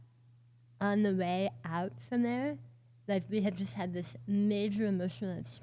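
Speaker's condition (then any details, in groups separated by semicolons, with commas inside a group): Oral cancer, partial glossectomy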